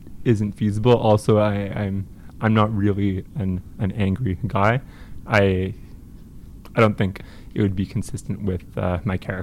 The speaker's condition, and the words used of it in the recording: Stuttering. It can change by the week, by the day.